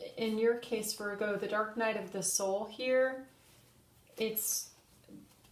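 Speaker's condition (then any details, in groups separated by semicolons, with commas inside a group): No condition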